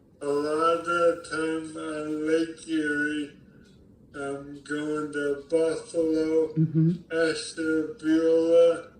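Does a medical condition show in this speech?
Yes: ALS.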